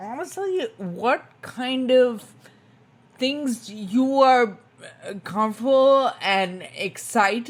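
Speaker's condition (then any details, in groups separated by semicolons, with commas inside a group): Spinocerebellar ataxia type 2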